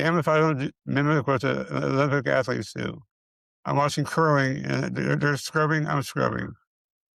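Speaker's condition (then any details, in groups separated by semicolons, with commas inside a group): Multiple system atrophy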